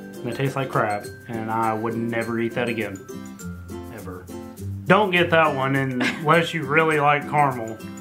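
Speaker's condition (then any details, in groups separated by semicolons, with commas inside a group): No condition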